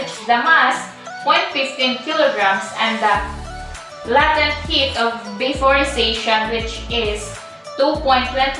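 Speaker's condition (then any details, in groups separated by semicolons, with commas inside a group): No condition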